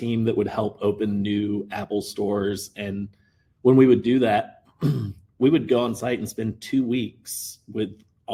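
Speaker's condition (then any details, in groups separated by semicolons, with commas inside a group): No condition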